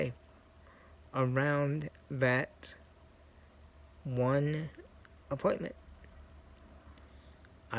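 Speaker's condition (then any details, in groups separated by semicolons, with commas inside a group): Cerebral palsy; scoliosis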